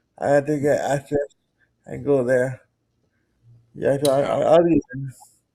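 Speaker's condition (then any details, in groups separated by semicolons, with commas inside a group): Cerebral palsy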